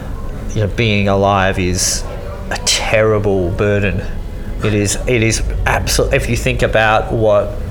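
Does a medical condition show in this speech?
Yes: cleft lip and palate.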